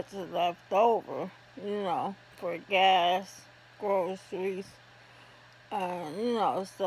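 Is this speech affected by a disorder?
Yes: ALS.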